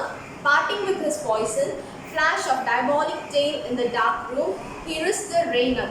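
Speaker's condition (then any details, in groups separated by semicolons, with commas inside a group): No condition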